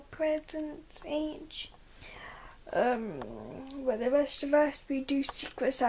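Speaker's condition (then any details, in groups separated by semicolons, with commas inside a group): Cerebral palsy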